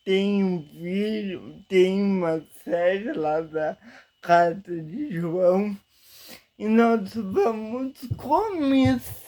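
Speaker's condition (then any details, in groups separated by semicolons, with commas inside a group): Paralysis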